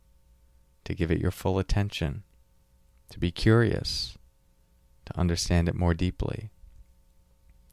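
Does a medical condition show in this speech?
No.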